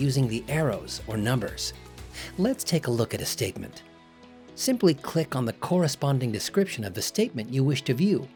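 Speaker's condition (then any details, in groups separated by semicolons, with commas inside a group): No condition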